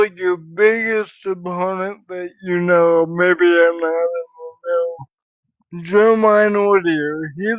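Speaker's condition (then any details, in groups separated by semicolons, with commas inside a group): Cerebral palsy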